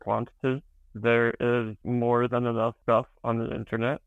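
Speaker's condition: Spinal muscular atrophy

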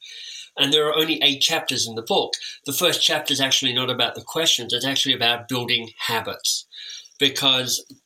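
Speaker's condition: Cleft lip and palate; orthodontic treatment

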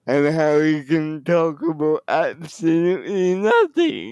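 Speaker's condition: Cerebral palsy; can walk short distances with help

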